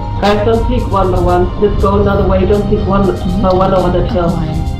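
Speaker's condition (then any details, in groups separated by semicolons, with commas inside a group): No condition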